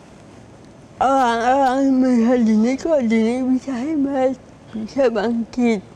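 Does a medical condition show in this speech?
Yes: cerebral palsy; walking relatively difficult.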